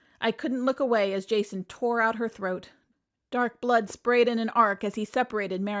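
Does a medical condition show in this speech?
No.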